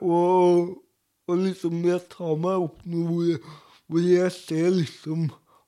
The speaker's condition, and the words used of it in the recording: Cerebral palsy. Eller taleutfordringer da, som både du og jeg har, even at vi gjerne blir sett på som litt dumme, rett og slett.